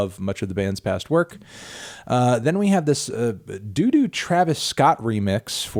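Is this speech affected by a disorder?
No.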